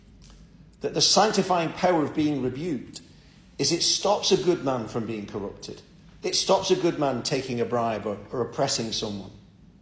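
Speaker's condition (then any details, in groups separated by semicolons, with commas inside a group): No condition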